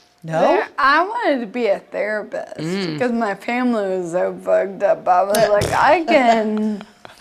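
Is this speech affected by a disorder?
Yes: Friedreich's ataxia; voice sounded abnormal from onset, mistaken for drunk.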